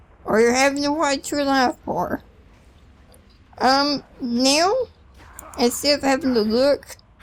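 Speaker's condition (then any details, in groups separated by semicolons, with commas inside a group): Spinal muscular atrophy; type 2, since childhood; can't breathe well lying prone, breathing exercises, gets winded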